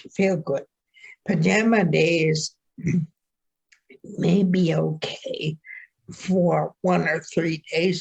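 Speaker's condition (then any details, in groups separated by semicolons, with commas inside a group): Ataxia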